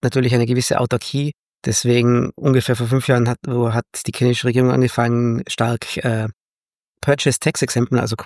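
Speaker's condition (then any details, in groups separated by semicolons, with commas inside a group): No condition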